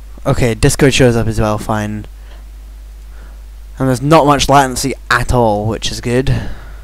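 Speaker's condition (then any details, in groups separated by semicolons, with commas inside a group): No condition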